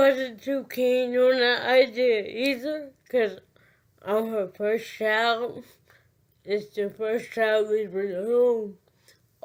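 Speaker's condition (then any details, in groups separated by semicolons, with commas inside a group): Cerebral palsy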